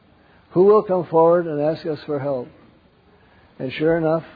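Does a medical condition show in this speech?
Yes: Parkinson's; wakes up around 3 am.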